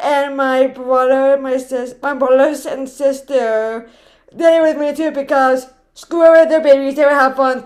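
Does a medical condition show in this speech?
Yes: cerebral palsy, right side; speech disability, predicted never to talk, first word around one year, speech therapy since age one.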